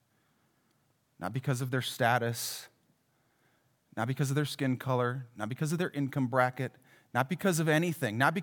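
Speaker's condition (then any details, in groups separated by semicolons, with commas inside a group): No condition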